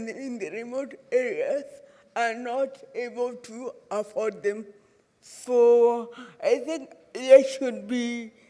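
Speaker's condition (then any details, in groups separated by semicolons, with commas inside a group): Cerebral palsy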